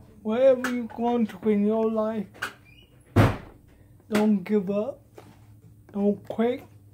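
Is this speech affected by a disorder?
Yes: cerebral palsy; present from birth.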